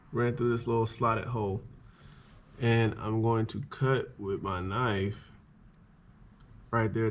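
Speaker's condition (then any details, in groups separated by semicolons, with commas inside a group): No condition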